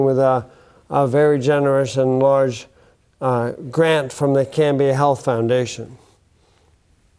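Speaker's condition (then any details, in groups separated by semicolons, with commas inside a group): Bulbar onset ALS; affects speech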